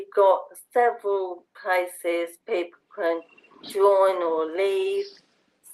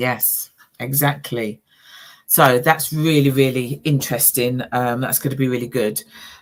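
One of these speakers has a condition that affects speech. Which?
The first: motor neurone disease; bulbar onset, mouth, speech and swallowing, feeding tube; nearly two years since diagnosis, slow progressor, hands and arms working; voice somewhat changed, eats slowly, drinks via straw, tablets hard.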